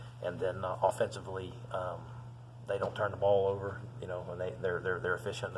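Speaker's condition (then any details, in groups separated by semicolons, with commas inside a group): No condition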